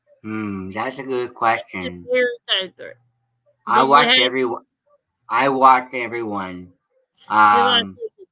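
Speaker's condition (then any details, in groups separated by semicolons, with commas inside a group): Cerebral palsy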